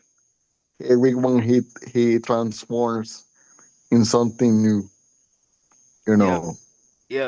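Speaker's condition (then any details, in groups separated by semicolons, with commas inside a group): Cerebral palsy; since five months old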